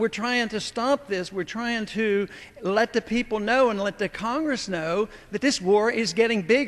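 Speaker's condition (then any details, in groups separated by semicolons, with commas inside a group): No condition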